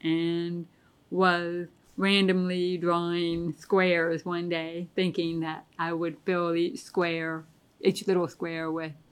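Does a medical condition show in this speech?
Yes: deafness; pretty bad tinnitus.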